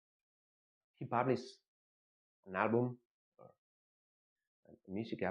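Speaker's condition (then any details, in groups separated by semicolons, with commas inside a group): No condition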